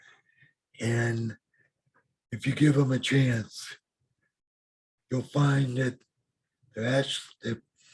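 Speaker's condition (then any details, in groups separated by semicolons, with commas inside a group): Cerebral palsy; affects motor coordination; needed speech and language therapy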